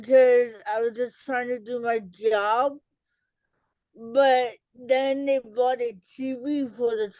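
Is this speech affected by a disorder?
Yes: cerebral palsy; childhood speech delay.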